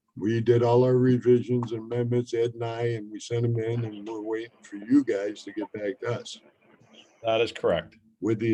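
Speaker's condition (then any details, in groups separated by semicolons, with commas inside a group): No condition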